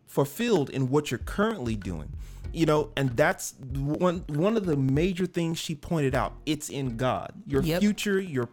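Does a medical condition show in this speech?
No.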